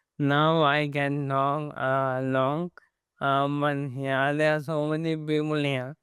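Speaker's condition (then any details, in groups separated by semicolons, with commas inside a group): ALS; onset in hands, spread to legs, upper body atrophy; about three years since diagnosis, walker, physio, speech therapy; slurred, worse with stress, fatigue; trouble S, P, H; throat clearing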